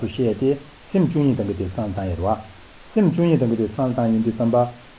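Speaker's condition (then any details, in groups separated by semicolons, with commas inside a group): No condition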